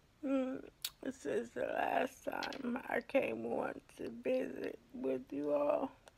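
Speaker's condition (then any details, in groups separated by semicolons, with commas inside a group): ALS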